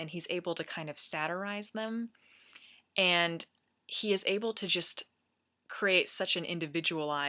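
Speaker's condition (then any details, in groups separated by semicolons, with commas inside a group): No condition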